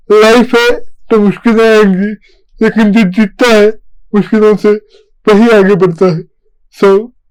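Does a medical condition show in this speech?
Yes: cerebral palsy; voice not clear.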